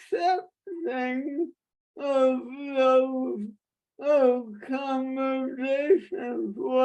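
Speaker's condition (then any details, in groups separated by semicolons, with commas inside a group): Traumatic brain injury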